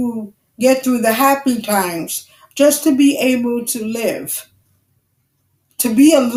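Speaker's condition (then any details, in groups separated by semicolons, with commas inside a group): Cerebral palsy; wheelchair user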